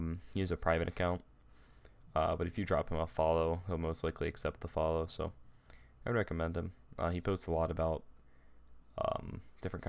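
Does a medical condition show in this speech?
No.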